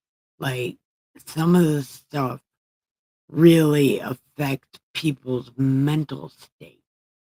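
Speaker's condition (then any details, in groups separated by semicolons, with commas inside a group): Brain injury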